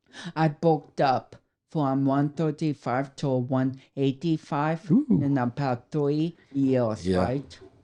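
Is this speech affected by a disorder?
Yes: cerebral palsy; affects speech.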